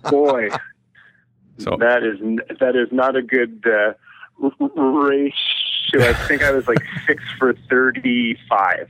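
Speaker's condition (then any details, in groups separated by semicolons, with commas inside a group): Stutter; stutter audible during interview; some words such as certain numbers impossible to say, long silent blocks; prolonged sounds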